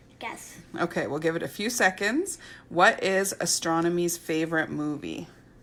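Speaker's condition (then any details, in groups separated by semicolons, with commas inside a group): No condition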